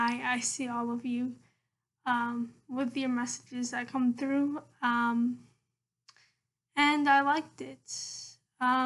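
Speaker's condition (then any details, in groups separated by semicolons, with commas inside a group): Cerebral palsy, mild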